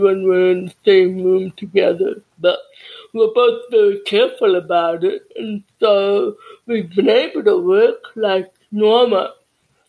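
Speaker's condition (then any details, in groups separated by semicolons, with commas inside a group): Deafness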